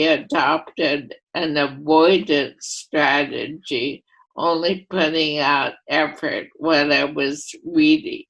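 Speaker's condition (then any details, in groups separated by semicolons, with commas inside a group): Primary lateral sclerosis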